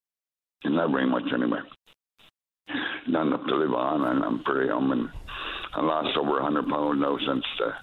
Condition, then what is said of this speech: Stroke. So, you know, I still talk to you back time, but it don't, like, a lot of glitches, like a lot of stuff missing, you know, like,